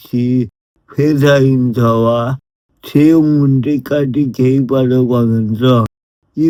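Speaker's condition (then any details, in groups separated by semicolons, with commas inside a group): Brain lesion disability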